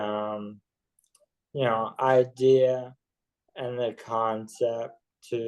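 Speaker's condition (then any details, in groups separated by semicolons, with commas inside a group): ALS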